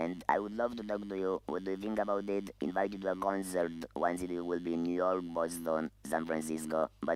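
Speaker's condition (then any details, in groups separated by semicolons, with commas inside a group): Laryngeal cancer, voice loss, electrolarynx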